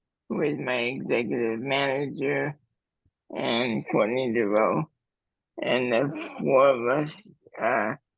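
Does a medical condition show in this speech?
Yes: cerebral palsy.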